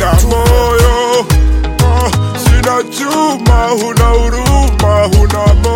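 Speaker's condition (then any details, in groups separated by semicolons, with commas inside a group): No condition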